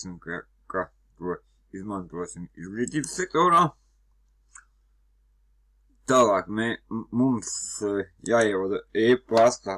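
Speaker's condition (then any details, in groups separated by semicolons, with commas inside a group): Cerebral palsy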